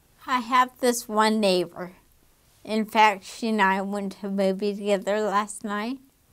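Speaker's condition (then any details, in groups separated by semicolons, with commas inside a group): Damaged diaphragm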